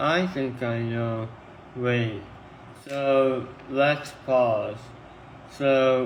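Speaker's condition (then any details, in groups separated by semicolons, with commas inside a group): Tongue cancer surgery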